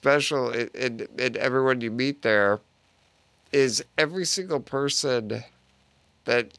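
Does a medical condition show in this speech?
Yes: Duchenne muscular dystrophy; adult stem cell therapy in Panama about 4 years ago, first person with Duchenne treated so.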